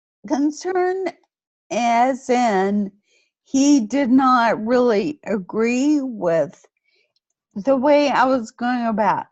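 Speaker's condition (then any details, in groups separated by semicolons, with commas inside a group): Friedreich's ataxia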